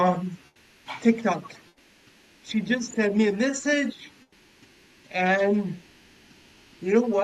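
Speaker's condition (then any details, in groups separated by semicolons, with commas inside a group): Cerebral palsy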